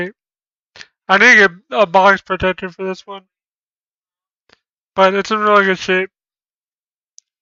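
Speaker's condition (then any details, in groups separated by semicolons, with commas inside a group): Cerebral palsy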